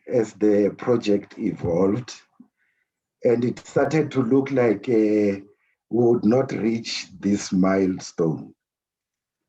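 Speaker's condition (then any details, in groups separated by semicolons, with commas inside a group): No condition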